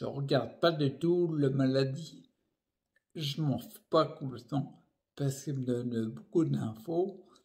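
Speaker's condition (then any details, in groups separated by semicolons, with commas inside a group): Primary progressive multiple sclerosis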